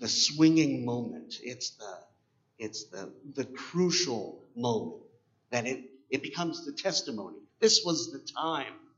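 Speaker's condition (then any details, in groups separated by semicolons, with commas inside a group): Cleft palate; congenital cleft palate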